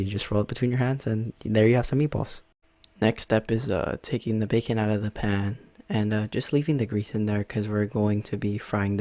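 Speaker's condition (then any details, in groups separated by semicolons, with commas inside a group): No condition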